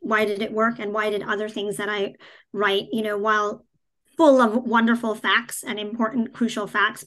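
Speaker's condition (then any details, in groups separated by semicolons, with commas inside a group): Cleft palate, cleft palate without cleft lip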